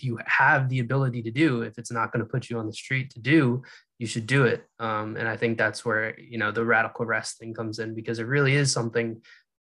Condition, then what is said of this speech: None; typical speech.